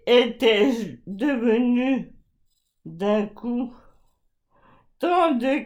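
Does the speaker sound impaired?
Yes: ALS (Charcot's disease); progressive muscle atrophy throughout body, leading toward complete paralysis; sees speech therapist; voice very severely affected, gradually deteriorating, articulation problems, not a mental impairment.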